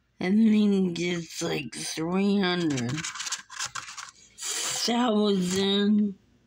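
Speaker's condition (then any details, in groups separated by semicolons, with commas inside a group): Muscular dystrophy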